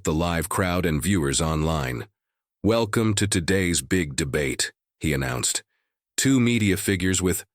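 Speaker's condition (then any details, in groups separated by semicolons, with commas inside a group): No condition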